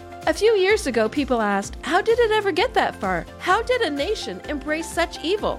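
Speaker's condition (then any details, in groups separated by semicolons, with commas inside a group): No condition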